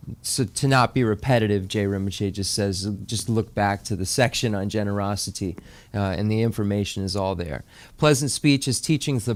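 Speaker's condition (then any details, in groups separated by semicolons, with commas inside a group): No condition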